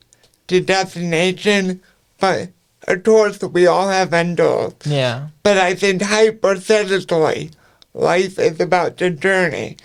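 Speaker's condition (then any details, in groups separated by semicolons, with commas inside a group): Cerebral palsy; speech affected to an extent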